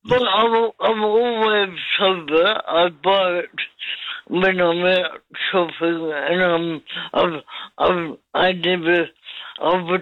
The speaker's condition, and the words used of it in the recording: Cerebral palsy. And pretty much all my life, people thought that I'm half cat because of the way I walk and speak.